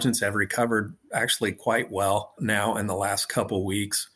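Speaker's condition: No condition

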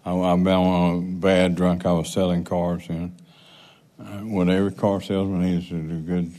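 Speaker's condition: Parkinson's

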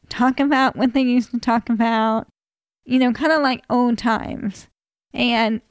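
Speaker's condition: ALS; worst atrophy in diaphragm, ventilator used all night during about 10 hours sleep

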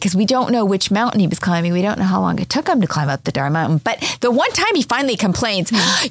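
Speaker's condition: No condition

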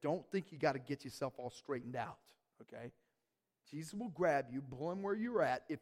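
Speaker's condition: No condition

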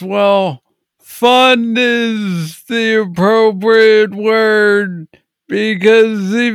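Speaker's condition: Parkinson's disease; clear on good days, slurred words when off, intelligibility varies between episodes

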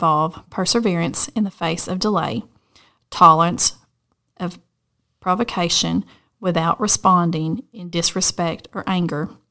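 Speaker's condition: No condition

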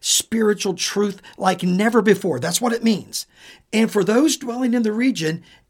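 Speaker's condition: No condition

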